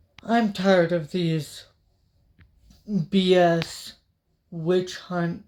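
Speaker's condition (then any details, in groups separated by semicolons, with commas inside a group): Cerebral palsy; from birth, walks with walker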